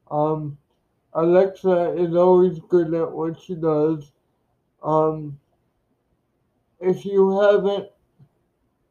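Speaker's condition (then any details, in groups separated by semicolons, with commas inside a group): Cerebral palsy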